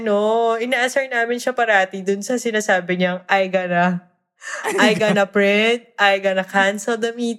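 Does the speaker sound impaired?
No.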